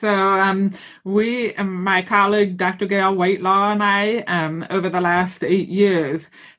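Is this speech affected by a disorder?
Yes: hearing loss with cochlear implant; cochlear implant left ear.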